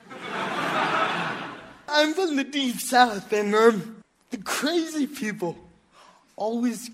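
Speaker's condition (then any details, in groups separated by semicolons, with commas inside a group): Cerebral palsy; says cannot do voices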